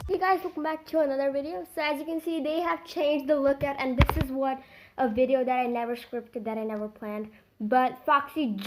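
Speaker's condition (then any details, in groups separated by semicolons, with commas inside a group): No condition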